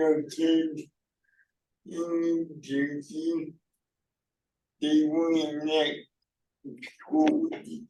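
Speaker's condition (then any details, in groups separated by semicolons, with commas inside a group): Cerebral palsy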